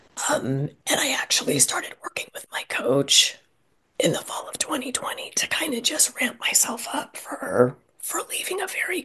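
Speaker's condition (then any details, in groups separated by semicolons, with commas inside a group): Spasmodic dysphonia; neurological voice disorder, onset at speaking panel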